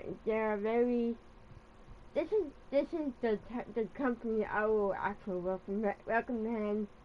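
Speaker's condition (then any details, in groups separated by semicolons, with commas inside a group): Cerebral palsy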